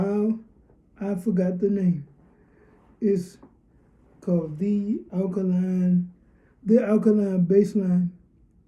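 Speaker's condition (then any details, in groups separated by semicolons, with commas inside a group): Cerebral palsy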